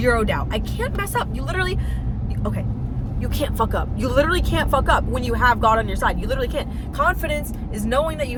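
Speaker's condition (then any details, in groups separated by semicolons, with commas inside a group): No condition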